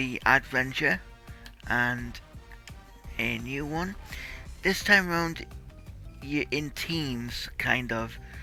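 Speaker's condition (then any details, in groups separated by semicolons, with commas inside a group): Cerebral palsy; tight muscles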